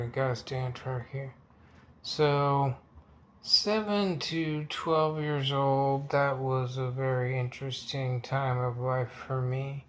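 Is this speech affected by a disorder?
Yes: multiple sclerosis.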